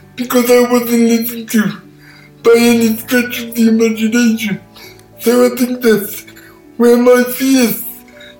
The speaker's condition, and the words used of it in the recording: Cerebral palsy. Like, as people probably realize, I have a speech impairment.